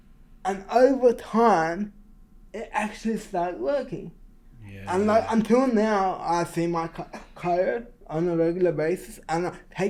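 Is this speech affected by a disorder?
Yes: cerebral palsy.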